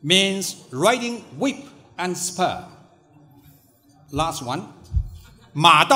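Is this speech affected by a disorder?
No.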